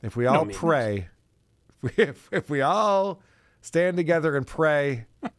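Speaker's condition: No condition

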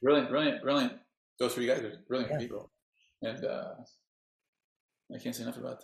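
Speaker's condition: Parkinson's disease; 19 years since

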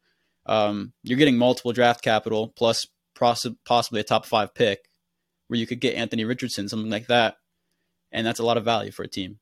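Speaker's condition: No condition

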